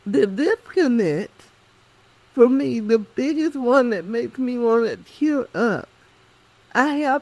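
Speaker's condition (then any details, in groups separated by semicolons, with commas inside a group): Cerebral palsy; speech affected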